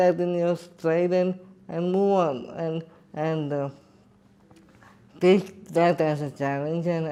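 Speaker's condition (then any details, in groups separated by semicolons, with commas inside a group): Cerebral palsy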